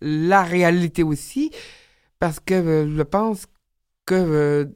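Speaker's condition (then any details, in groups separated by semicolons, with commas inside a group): Down syndrome; age 30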